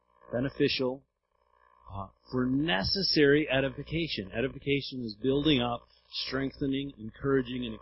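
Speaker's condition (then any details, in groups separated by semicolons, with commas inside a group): No condition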